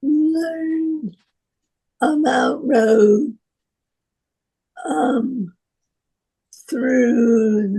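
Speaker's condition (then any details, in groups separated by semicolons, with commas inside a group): Parkinson's disease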